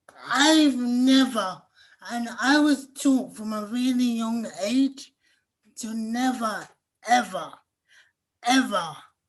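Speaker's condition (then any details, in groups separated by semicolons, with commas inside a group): Cerebral palsy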